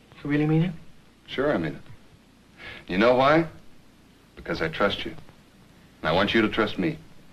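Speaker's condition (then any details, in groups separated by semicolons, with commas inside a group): No condition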